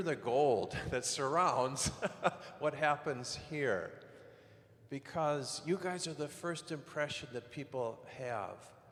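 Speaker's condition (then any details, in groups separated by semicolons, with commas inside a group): No condition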